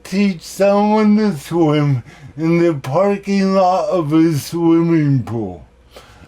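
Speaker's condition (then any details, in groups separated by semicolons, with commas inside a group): Cerebral palsy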